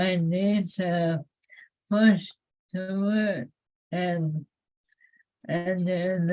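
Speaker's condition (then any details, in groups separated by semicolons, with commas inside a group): ALS; face improved, feet move faster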